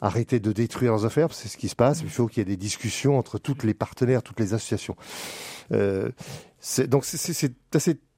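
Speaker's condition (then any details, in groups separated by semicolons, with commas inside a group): No condition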